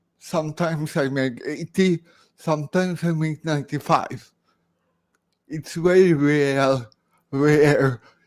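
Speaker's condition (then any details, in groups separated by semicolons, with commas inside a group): Cerebral palsy, severe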